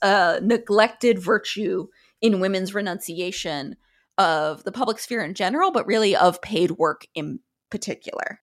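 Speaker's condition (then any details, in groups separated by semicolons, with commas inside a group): No condition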